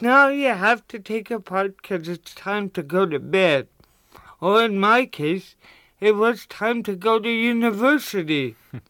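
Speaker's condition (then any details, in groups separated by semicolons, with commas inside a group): Cerebral palsy; limited coordination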